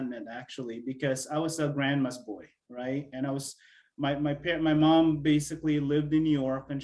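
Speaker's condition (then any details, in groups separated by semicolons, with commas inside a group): No condition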